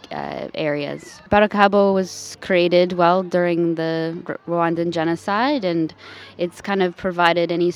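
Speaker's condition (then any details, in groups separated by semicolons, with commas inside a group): No condition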